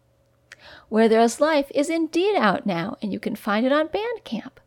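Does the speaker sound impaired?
No.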